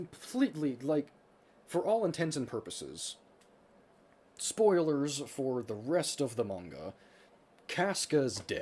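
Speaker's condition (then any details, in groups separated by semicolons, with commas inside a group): No condition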